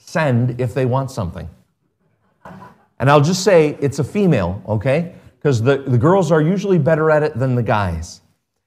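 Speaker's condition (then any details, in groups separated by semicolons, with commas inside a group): No condition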